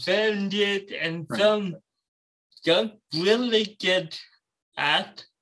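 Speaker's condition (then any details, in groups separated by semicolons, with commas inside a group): Cerebral palsy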